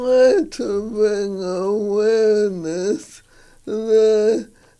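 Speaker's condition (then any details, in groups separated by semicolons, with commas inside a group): ALS; talking more difficult, facial muscles weaker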